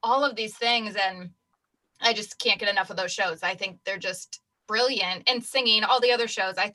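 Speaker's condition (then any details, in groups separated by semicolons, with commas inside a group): No condition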